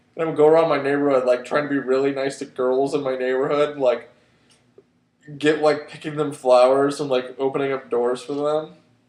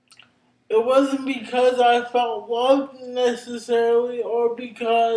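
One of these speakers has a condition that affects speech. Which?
The second: cerebral palsy; brain injury.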